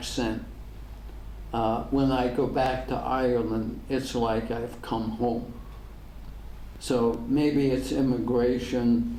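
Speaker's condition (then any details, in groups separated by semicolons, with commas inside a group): ALS; degenerative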